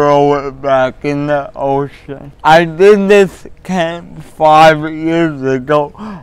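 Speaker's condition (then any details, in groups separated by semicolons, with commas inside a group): Cerebral palsy; voice often not understood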